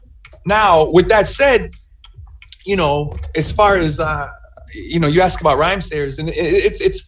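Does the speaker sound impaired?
No.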